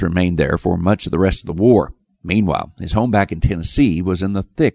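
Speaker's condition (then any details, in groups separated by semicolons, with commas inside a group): No condition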